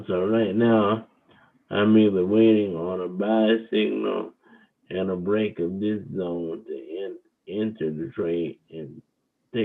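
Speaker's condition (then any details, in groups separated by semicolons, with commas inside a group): Cerebral palsy; wheelchair user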